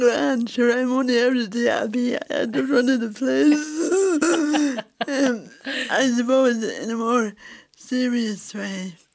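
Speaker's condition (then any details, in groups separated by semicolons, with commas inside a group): Cerebral palsy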